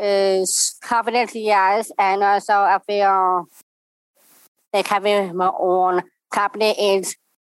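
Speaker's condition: Down syndrome; congenital

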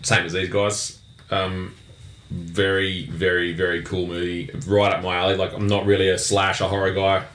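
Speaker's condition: No condition

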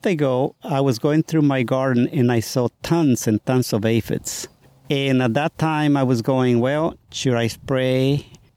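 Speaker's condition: No condition

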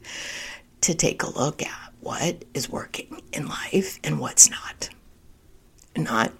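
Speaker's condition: Spasmodic dysphonia; diagnosed seven months ago

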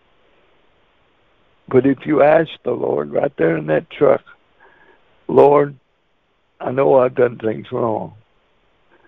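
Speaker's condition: Cerebral palsy; wheelchair user

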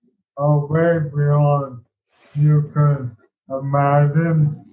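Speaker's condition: ALS

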